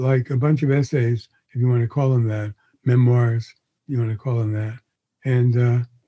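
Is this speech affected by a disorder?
Yes: Parkinson's disease; onset around age 81, first noticed sign frozen mask-like face, diagnosed by neurologist, progressive; chief symptom exhaustion, torpor, sluggishness, lethargy rather than tremor.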